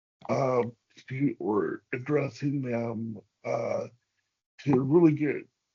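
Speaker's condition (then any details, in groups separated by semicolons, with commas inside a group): Cerebral palsy; hamstring releases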